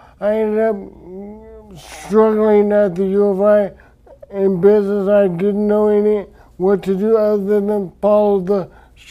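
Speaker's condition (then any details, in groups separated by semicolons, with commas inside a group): Traumatic brain injury; speech affected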